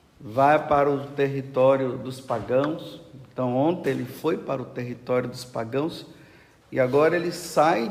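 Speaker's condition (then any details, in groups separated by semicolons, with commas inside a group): No condition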